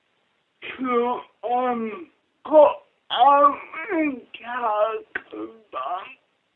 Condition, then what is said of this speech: Cerebral palsy. She misses out on so many friendships because of the speech.